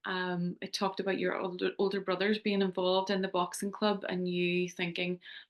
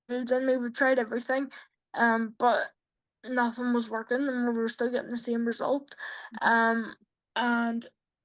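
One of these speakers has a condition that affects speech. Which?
The second: quadriplegic cerebral palsy; quadriplegic, from birth, full-time wheelchair user.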